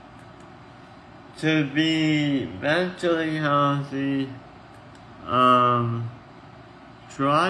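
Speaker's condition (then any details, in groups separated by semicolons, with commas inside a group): Tongue cancer; stage three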